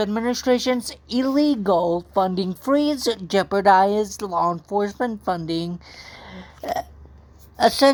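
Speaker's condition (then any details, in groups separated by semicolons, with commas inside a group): Cerebral palsy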